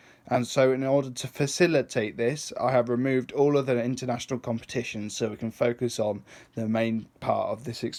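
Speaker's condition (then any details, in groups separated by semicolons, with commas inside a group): No condition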